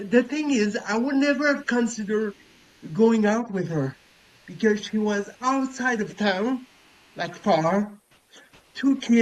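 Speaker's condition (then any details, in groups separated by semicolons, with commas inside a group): Cerebral palsy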